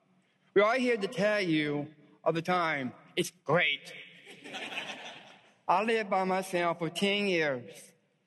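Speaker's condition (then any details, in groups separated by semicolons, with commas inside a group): Down syndrome; diagnosed at birth; host urges listeners to listen closely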